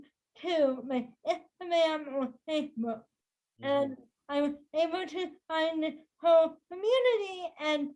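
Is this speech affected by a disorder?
Yes: cerebral palsy.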